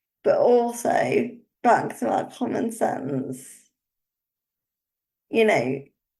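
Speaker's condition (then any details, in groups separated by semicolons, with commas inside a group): Cerebral palsy; uses wheelchair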